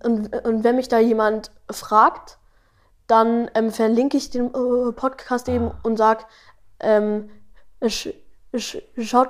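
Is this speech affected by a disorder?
Yes: stuttering; kassler stottertherapie, fluency shaping, daily home practice, parents trained, among most severe in group; age twelve, speaks better when slower; stutters much here, none singing melodies, some rapping without melody, little in own podcast, often fast; here repeated sounds, repeated words, prolonged sounds.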